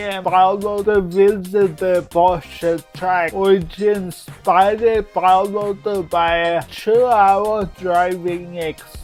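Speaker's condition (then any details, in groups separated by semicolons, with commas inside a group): Cerebral palsy; present from birth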